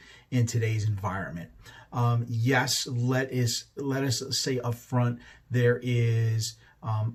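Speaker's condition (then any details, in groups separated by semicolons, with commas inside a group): No condition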